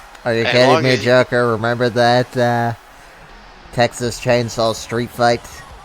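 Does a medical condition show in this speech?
No.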